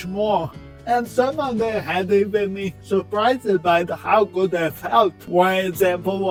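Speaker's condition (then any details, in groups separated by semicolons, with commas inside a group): Cerebral palsy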